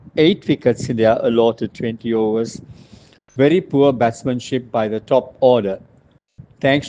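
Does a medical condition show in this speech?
No.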